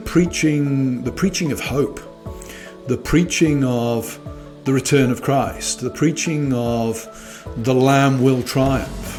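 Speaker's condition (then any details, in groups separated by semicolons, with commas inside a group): No condition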